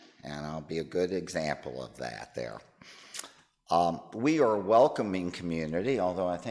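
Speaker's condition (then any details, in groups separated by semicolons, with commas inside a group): No condition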